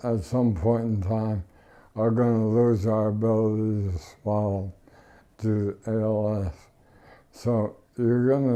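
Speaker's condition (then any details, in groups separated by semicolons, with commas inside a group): ALS; tracheotomy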